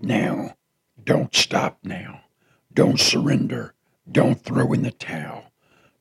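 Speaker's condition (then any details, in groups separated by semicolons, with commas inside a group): Partial laryngectomy after throat cancer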